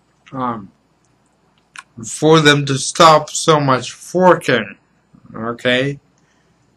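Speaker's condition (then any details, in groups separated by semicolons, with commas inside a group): Cerebral palsy; stable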